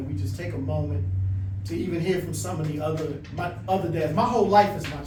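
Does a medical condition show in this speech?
No.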